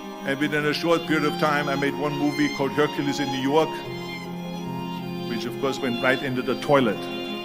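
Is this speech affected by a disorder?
No.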